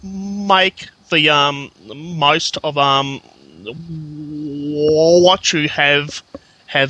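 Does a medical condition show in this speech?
Yes: stuttering; described as never that bad; fluent when acting, stutters once fluency noticed, worse in small groups, rare at home unless angry; here prolonged sounds.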